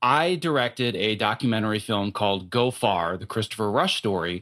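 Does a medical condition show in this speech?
No.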